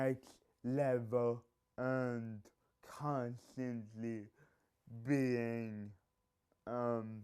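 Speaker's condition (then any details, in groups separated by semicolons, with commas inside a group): Cerebral palsy; speech impediment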